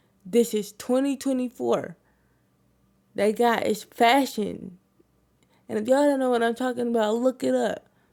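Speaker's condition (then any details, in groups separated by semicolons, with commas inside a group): Cerebral palsy; wheelchair user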